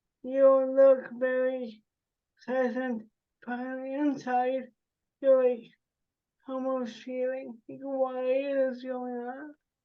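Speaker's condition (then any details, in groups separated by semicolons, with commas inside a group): Cerebral palsy, spastic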